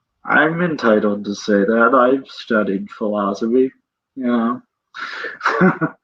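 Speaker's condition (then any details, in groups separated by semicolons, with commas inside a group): Cerebral palsy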